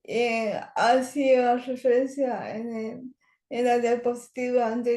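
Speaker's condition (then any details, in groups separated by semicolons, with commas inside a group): Cerebral palsy; language areas of brain affected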